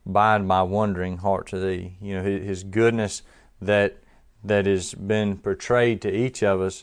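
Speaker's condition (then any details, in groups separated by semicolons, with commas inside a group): No condition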